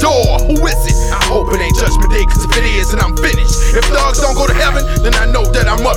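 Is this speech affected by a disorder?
No.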